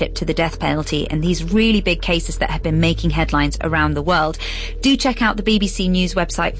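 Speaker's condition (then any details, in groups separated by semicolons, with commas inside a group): No condition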